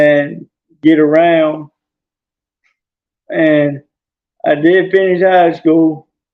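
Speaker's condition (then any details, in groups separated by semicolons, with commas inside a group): Traumatic brain injury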